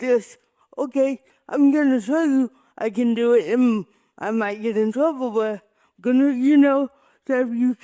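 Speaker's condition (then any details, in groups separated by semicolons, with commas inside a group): Cerebral palsy; with developmental disabilities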